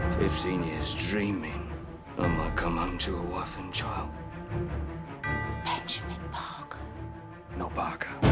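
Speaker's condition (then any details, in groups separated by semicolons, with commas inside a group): No condition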